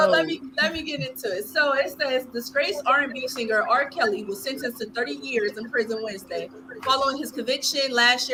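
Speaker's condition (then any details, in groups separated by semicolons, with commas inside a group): No condition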